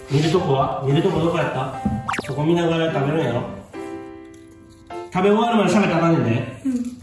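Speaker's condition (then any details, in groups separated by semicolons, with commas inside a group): No condition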